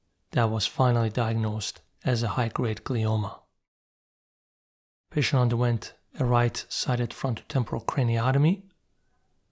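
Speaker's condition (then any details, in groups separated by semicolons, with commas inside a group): No condition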